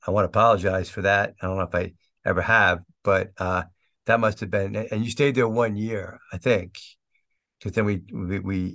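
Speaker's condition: Stuttering; stuttering since about kindergarten, described as neurological, long hidden; still stutters at older age; sometimes cannot get a word out, mind clear but speech blocks; repeated sounds

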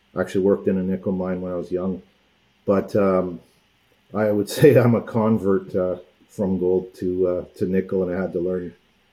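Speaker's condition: No condition

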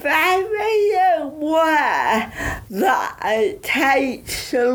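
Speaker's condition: Cerebral palsy; affects speech and mobility

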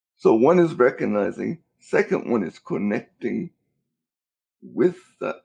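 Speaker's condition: Cerebral palsy; unable to walk

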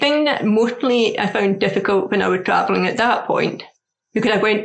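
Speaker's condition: Deafness; learned to speak through speech therapy, progressive eyesight loss, learning braille; struggles hearing loudspeakers, often needs repetition, accent in foreign languages

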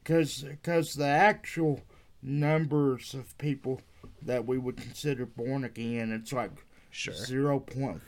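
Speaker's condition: Cerebral palsy; wheelchair user

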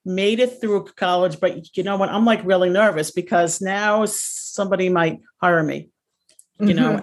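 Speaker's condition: Stuttering; prolonged sounds

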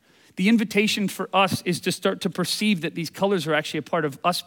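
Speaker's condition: No condition

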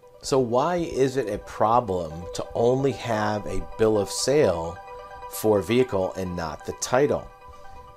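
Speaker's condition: No condition

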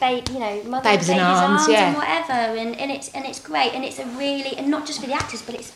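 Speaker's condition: No condition

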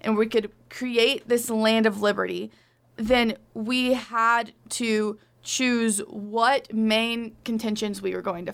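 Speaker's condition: No condition

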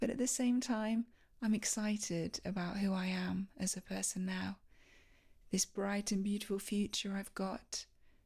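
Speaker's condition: No condition

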